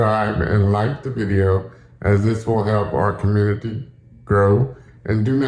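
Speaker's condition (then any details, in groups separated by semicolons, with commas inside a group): Cerebral palsy; some voice muscle weakness, still able to talk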